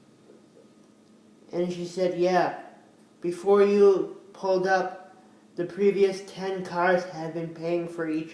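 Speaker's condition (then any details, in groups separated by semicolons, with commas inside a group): Cerebral palsy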